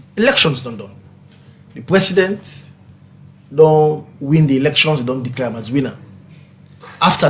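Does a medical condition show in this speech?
No.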